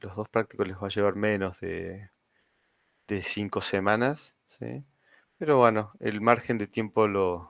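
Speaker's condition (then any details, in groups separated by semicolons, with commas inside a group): No condition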